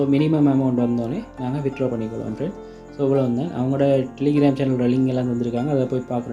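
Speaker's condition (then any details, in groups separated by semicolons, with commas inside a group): No condition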